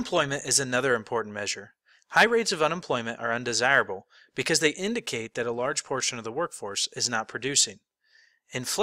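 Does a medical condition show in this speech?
No.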